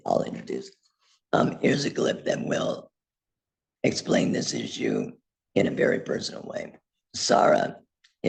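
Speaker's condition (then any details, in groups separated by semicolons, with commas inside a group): Laryngectomy; total laryngectomy, voice prosthesis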